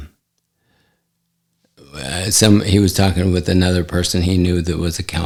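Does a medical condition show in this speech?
Yes: ALS; affects hand function.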